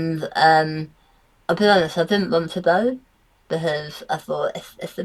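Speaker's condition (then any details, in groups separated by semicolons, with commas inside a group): Tongue cancer; near-total glossectomy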